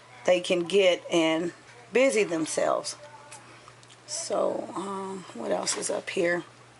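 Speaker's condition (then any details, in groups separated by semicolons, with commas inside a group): No condition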